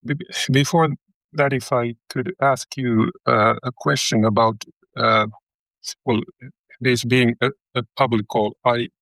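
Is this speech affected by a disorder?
Yes: stutter; stutter since toddler startled by big leashed dog, fluent in two languages before, childhood speech therapy; early 40s, about 40 years since onset, not the most severe but constantly on mind; fluctuates quite a lot, jaw moves when struggling to utter words, mistaken for drug use; here repeated sounds, blocks.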